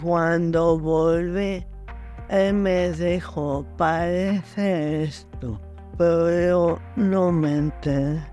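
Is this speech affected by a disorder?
Yes: amyotrophic lateral sclerosis; progressive degenerative motor neuron disease, cognition spared, may compromise breathing and swallowing; no treatment available, told after diagnostic test.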